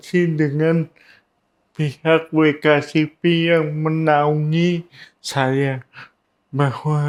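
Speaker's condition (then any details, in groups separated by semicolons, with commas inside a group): Cerebral palsy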